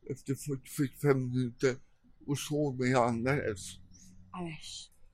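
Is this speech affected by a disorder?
Yes: cerebral palsy; present from birth, caused by not breathing for first 45 minutes of life; cramps, worse in cold, lives in Thailand because Sweden too cold.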